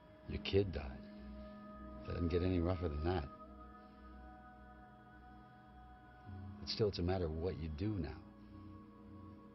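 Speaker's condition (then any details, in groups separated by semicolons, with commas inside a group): No condition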